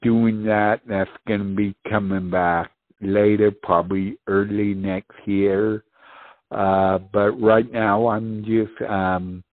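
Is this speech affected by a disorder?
Yes: speech impediment; uncoordinated movement, cannot perform roadside sobriety test; mistaken for intoxication by bartenders and police.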